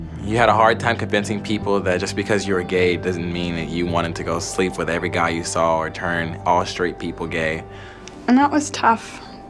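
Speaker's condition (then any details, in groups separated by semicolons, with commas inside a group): No condition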